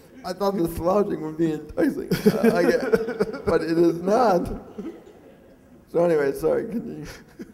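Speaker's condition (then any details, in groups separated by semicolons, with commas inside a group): Cerebral palsy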